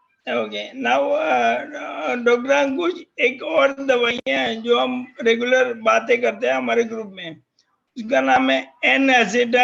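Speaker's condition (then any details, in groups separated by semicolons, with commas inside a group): Motor neurone disease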